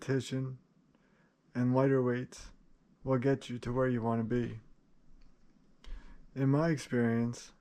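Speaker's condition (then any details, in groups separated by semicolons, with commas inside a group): Cerebral palsy, spastic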